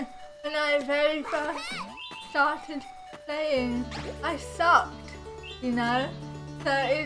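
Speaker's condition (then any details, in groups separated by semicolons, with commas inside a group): Cerebral palsy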